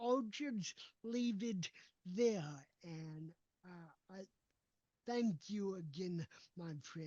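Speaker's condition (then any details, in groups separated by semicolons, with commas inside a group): Cerebral palsy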